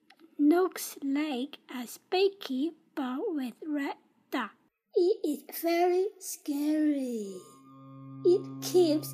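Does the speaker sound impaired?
Yes: Down syndrome; developmental disability.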